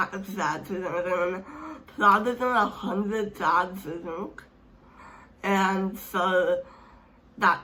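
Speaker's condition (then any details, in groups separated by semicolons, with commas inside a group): Speech impairment; hard to understand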